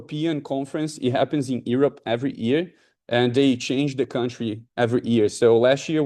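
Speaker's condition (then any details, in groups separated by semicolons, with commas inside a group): No condition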